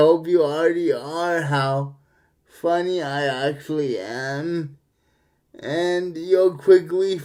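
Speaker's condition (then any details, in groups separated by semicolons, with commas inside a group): Cerebral palsy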